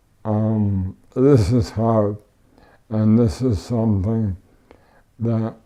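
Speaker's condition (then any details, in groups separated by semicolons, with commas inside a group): ALS; tracheotomy, wheelchair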